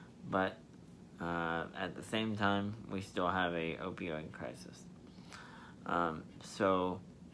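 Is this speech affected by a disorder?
Yes: spastic diplegia cerebral palsy.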